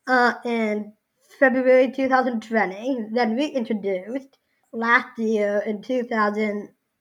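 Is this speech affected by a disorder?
Yes: Down syndrome.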